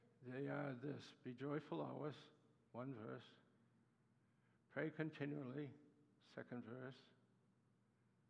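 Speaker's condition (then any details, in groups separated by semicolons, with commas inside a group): Parkinson's disease; Parkinson's attacks muscles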